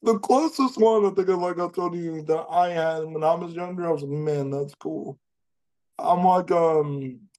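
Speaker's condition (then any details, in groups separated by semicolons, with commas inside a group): Cerebral palsy; speech somewhat affected by cerebral palsy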